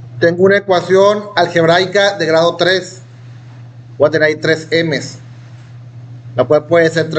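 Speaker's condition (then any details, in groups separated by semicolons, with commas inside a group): No condition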